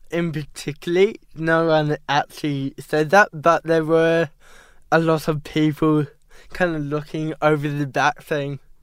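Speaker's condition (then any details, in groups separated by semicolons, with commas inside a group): Cerebral palsy; prognosis may never walk or talk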